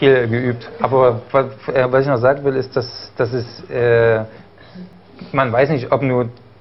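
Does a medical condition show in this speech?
Yes: stuttering; onset first grade after teacher remark, therapy with pseudo-stuttering, possible rolandic operculum or thinner nerve pathway; still stutters at times, stuttered in street survey possibly deliberately, practiced phrase said fluently; stutters when excited, exams, authorities, phone, topics, anticipates feared words, fluent singing, severe first month India; here repeated sounds, repeated words.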